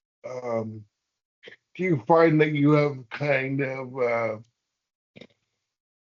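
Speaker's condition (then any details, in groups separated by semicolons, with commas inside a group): Cerebral palsy; hamstring releases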